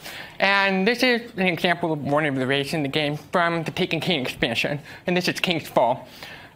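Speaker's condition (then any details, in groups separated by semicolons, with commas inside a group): Deafness; uses American Sign Language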